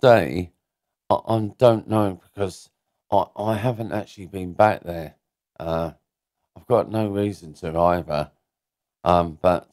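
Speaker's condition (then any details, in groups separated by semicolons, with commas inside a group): Cerebral palsy; diagnosed as baby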